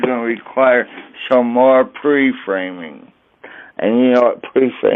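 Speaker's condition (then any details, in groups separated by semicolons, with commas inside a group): Traumatic brain injury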